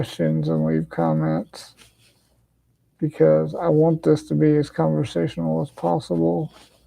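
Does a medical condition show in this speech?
Yes: cerebral palsy; has had speech therapy.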